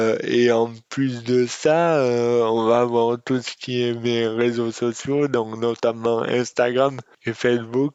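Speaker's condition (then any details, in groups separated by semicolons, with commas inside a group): Dystonia; speech disorder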